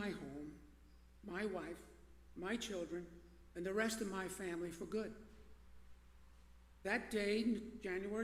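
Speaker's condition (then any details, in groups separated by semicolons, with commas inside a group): No condition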